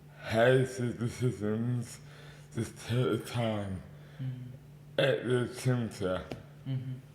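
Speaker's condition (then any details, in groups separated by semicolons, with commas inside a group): Dystonia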